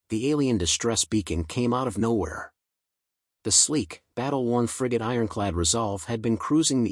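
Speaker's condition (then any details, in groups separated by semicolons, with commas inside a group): No condition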